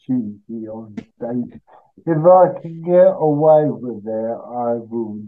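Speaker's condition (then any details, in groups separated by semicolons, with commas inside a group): Cerebral palsy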